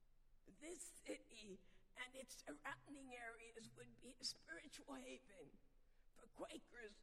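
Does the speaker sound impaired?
Yes: vocal dysphonia; noticeably sultry voice.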